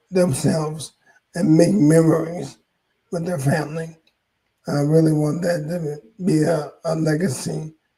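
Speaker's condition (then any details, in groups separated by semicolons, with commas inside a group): ALS; hoarse voice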